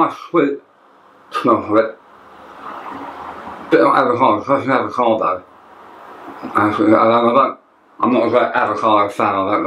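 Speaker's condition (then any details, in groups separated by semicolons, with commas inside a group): Tongue cancer; half tongue removed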